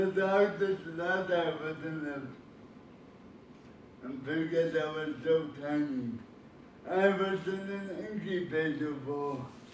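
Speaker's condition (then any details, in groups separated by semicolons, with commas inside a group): Cerebral palsy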